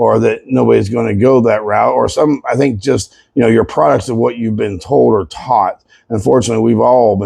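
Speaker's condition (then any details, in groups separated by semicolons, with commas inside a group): No condition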